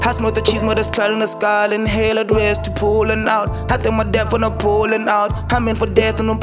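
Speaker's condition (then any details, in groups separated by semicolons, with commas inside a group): No condition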